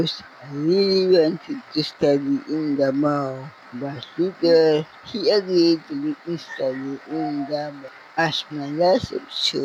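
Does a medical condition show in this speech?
Yes: cerebral palsy.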